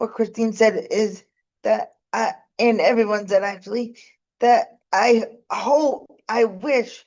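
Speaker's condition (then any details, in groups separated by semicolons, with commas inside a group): Cerebral palsy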